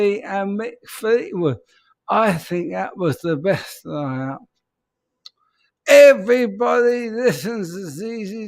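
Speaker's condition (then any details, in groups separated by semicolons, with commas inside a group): ALS; speech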